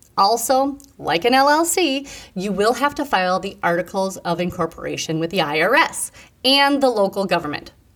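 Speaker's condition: No condition

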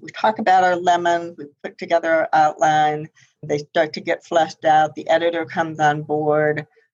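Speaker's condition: Profound hearing loss; congenital profound hearing loss, mostly higher frequencies, hearing aids tried repeatedly but never worked well enough; relies on lip reading and body language

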